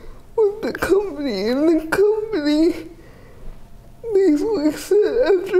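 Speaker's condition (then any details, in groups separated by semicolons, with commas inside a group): Cerebral palsy, athetoid quadriplegia, severe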